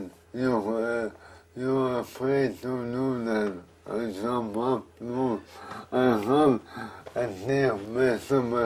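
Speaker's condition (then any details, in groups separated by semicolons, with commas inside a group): Motor neurone disease; bulbar onset, jaw and speech problems first; about one year since diagnosis, hesitant walking, needs help dressing, feeding; difficulty speaking, abnormal jaw movement, worsening daily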